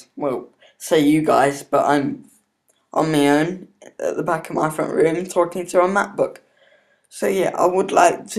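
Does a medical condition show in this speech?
Yes: cerebral palsy; not fully independent.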